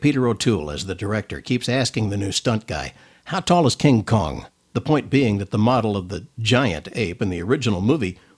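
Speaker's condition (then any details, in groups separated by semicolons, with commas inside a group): No condition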